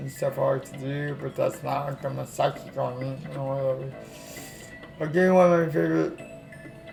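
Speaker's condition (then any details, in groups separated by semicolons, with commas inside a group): Cerebral palsy; affects legs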